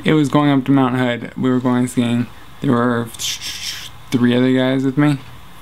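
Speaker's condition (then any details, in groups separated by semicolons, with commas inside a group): Traumatic brain injury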